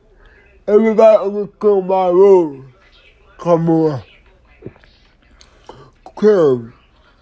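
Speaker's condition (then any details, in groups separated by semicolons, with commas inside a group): Disability affecting speech; words not clear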